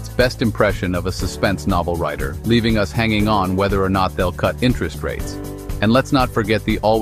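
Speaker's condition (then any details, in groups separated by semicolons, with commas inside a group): No condition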